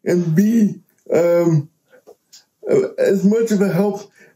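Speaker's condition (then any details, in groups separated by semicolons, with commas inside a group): Cerebral palsy; present from birth, uses power wheelchair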